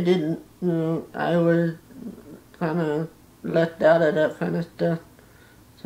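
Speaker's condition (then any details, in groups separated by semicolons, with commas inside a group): Facial paralysis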